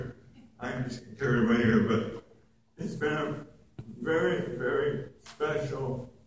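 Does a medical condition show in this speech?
Yes: oral cancer; base of tongue.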